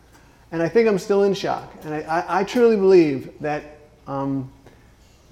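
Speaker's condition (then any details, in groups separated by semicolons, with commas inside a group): Parkinson's disease; Parkinson's onset age 41, about 12 years' history, first tremoring hand and no arm swing after thumb surgery, left foot dystonia; timed medication with alarm, exercise beyond comfort zone; says some words are hard or tough to say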